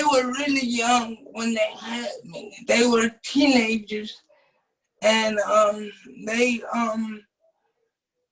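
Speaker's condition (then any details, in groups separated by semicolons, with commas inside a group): Cerebral palsy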